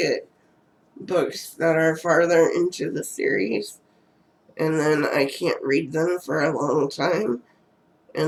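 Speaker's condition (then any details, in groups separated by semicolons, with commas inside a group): Cerebral palsy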